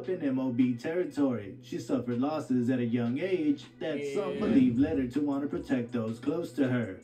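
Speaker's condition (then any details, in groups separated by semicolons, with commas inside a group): No condition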